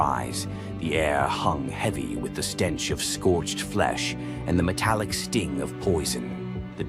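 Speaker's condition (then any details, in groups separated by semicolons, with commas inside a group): No condition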